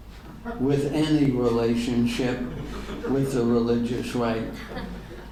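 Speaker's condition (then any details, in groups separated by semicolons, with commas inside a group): ALS; degenerative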